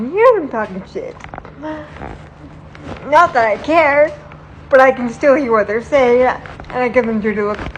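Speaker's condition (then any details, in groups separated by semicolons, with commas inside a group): Cerebral palsy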